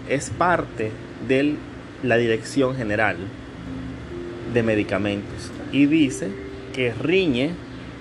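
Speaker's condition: No condition

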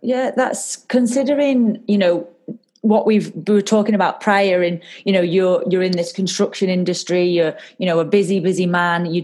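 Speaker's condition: No condition

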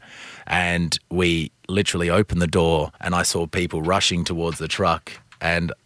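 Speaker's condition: No condition

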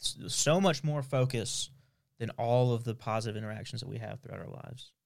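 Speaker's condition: No condition

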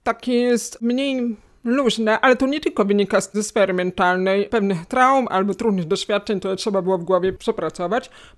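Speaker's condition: Hearing loss, cochlear implant, acquired; lost hearing in adolescence, cochlear implant at age 16, electrodes behind ear, external part, Apple-linked latest model; two years of rehabilitation to decode words, relearned listening to English, once unable to converse in English

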